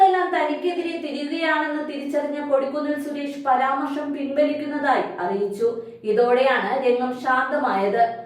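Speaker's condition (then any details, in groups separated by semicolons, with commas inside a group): No condition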